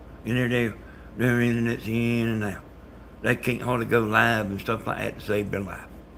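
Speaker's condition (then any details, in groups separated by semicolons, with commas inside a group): Brain bleed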